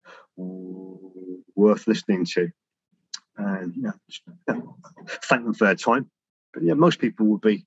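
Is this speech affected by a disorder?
Yes: stammer; developmental secondary lifelong stammer since age 4 or 5, family history, brother Kevin, son Tom; Maguire programme member, stammer controlled with techniques, previously out-of-control stammerer; earlier avoided speaking up, resists time pressure, first-sound emphasis, block release, deep breathy tone, smiling; here prolonged sounds.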